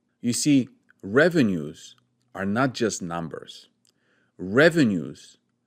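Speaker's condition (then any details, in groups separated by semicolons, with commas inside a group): No condition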